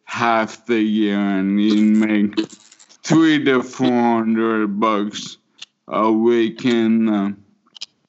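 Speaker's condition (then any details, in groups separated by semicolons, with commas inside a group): Motor neuron disease; can no longer dance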